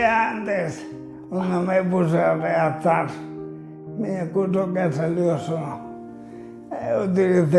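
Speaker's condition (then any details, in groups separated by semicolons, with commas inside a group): Amyotrophic lateral sclerosis (ela); slow-progressing form; diagnosed eight and a half years ago, at 38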